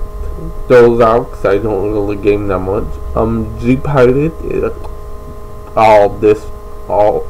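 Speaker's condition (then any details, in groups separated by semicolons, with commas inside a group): Cerebral palsy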